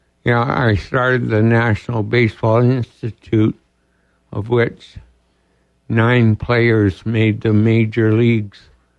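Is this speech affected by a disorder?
Yes: ALS; diagnosed about two years ago.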